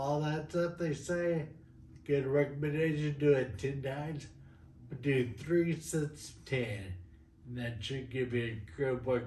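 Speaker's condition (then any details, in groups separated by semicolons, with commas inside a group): Friedreich's ataxia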